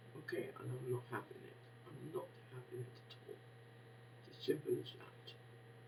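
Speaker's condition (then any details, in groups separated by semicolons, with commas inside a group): Facial palsy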